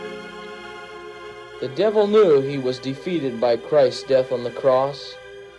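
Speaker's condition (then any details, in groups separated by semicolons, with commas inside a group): No condition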